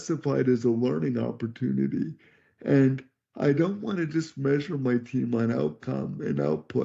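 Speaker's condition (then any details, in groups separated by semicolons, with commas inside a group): Cerebral palsy; could not talk until age 12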